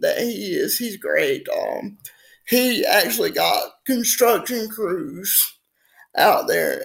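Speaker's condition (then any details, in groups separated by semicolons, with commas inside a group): Spastic quadriplegic cerebral palsy; fully wheelchair bound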